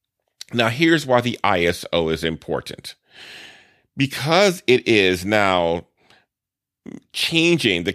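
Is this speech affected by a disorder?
No.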